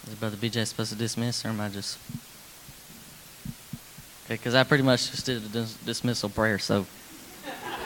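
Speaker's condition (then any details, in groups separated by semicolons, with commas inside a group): No condition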